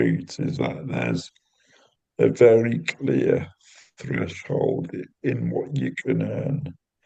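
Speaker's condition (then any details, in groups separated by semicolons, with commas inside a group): Cerebral palsy; intrathecal baclofen pump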